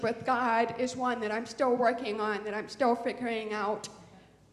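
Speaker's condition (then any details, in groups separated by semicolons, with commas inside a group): Deafness; born deaf, cochlear implant chosen by doctor father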